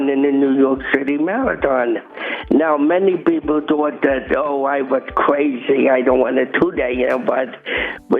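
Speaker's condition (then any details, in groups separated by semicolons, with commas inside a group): Cerebral palsy; from birth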